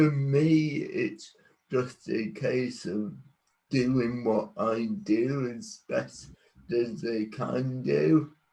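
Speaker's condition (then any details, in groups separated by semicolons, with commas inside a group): Cerebral palsy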